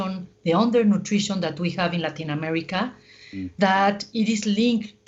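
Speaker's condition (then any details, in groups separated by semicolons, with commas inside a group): No condition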